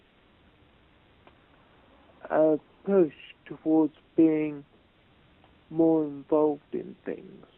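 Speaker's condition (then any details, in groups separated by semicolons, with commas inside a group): Multiple sclerosis; voice much more restricted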